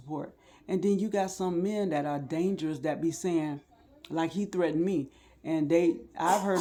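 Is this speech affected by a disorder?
No.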